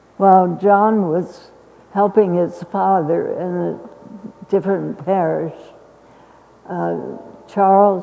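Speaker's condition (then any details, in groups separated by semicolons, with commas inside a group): Essential tremor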